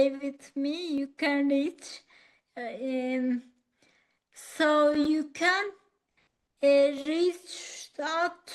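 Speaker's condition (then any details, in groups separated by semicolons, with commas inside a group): Acquired ataxia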